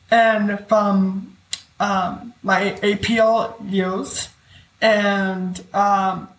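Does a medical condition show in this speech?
Yes: stuttering; long-standing stuttering, speech began around four or five, Skraban-Deardorff syndrome diagnosed at 17, childhood physical therapy; ongoing stuttering, about two years since Skraban-Deardorff diagnosis; trouble getting words together, host says speaks and communicates well; here prolonged sounds.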